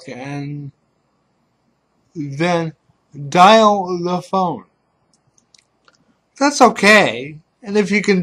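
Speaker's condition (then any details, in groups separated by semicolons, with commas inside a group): Cerebral palsy; reliable voice, uses voice control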